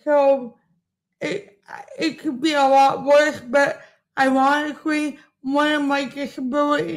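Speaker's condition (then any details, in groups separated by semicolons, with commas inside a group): Cerebral palsy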